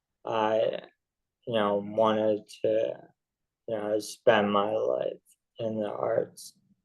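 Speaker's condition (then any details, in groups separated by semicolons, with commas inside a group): ALS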